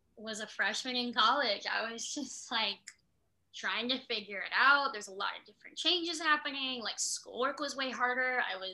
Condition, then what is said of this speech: Cleft palate. My speech came back faster than everything else.